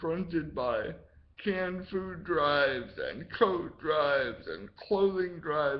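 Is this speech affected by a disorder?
Yes: cerebral palsy; speaks slower at times.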